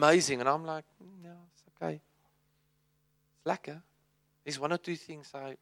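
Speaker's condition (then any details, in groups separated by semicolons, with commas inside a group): No condition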